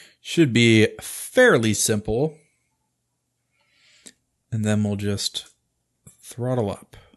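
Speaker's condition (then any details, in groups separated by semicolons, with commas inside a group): No condition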